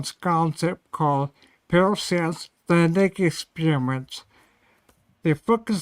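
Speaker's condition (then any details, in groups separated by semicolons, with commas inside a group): Ataxia; may slur speech, may sound drunk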